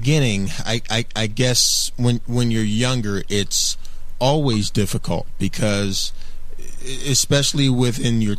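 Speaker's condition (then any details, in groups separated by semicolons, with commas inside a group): Stuttering; stutter since youth, with shyness; age 40, still stutters, still somewhat nervous; persistent stutter; repeated sounds, repeated words, prolonged sounds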